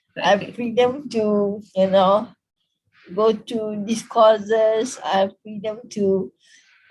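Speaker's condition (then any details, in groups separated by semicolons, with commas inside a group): Cerebral palsy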